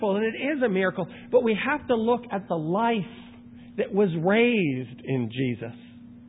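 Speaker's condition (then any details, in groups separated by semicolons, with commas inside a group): No condition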